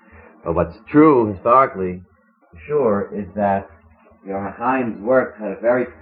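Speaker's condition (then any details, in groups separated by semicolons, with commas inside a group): No condition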